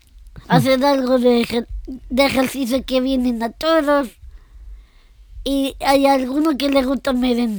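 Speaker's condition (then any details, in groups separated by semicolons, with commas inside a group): Down syndrome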